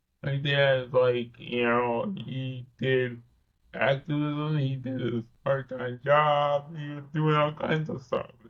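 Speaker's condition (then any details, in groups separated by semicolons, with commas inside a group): Cerebral palsy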